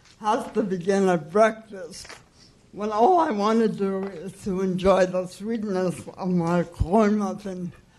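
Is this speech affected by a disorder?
Yes: cerebral palsy.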